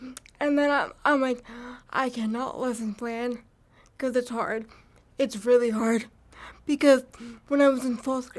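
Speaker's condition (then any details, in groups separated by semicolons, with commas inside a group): Cerebral palsy; from birth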